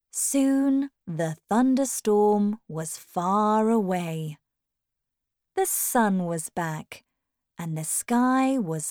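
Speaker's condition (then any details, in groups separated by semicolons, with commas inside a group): No condition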